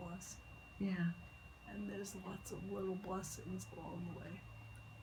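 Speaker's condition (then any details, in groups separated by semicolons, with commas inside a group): Multiple sclerosis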